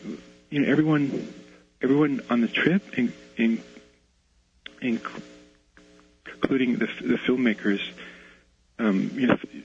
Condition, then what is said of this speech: Stuttering. Well, I want to first actually say that at times when I speak, I stutter at times.